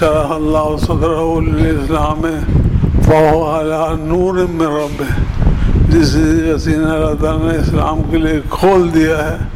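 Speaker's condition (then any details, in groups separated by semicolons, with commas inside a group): Difficulty speaking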